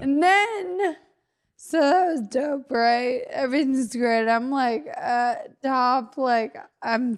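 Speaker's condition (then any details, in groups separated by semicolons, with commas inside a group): Friedreich's ataxia; wheelchair user, gets around and functions independently, partner Matt makes daily life easier; symptoms vary day to day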